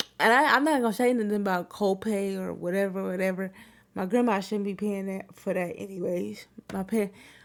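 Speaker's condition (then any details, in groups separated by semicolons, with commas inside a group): Cerebral palsy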